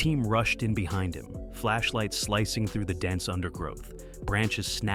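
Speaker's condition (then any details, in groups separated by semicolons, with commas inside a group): No condition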